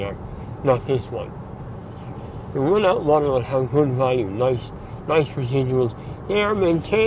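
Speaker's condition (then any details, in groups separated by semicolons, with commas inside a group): Mouth cancer surgery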